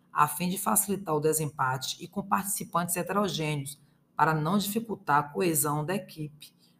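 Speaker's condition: No condition

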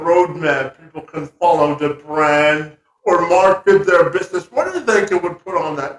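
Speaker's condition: Spastic quadriplegia cerebral palsy; legs affected

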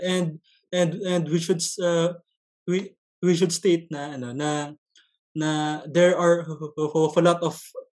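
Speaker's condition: Stuttering; stutter since early childhood, noticed on entering grade school; ongoing stutter, actively coping through Toastmasters public speaking club and speech contests; broken, choppy non-fluent speech, dreads answering strangers like jeepney drivers, public communication affected; repeated words, prolonged sounds, blocks

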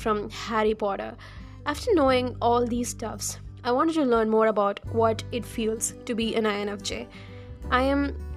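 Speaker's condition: No condition

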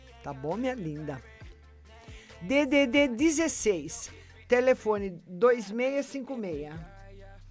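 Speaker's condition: No condition

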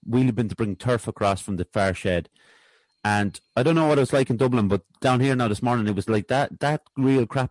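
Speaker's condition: No condition

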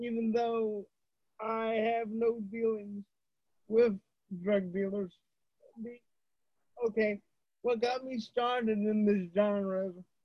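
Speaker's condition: Cerebral palsy; types with one index finger, no voice recognition software such as Dragon

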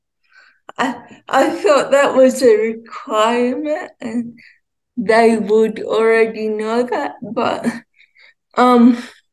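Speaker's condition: Cerebral palsy, ataxia; mostly uses wheelchair

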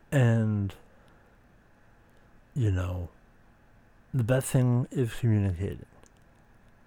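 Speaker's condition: Speech impediment

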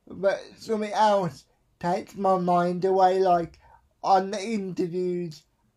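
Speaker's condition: Spastic quadriplegic cerebral palsy, severe

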